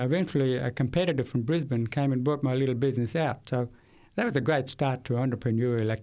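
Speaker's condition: Severe to profound hearing loss, acquired, from meningitis at age 8; uses hearing aids

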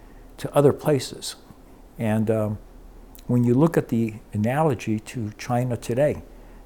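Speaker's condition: No condition

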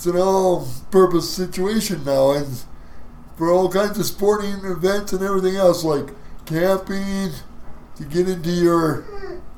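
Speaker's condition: Cerebral palsy; cerebral palsy since birth

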